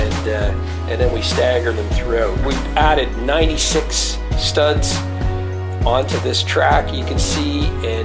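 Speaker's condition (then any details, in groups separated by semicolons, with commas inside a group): No condition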